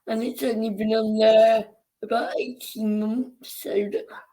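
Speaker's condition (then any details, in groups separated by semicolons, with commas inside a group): Cerebral palsy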